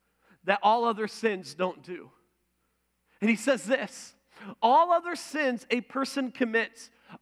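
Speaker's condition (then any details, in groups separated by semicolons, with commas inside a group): No condition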